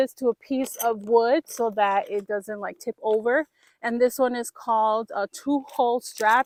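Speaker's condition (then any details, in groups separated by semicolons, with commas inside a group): No condition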